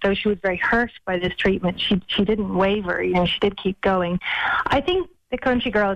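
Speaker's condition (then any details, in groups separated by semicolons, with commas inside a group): No condition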